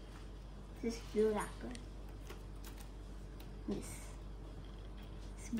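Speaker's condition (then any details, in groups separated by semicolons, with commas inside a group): No condition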